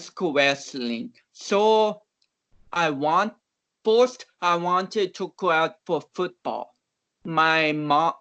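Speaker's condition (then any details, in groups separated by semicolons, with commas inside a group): Cerebral palsy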